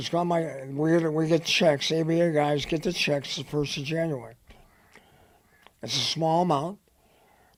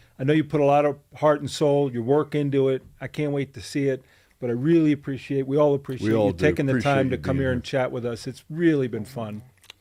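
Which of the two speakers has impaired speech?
The first: head and neck cancer; dry throat, dry mouth.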